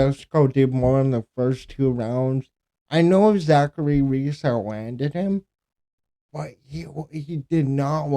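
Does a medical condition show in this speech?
Yes: cerebral palsy.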